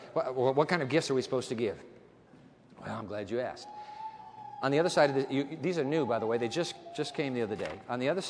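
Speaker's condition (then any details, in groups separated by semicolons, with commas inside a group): No condition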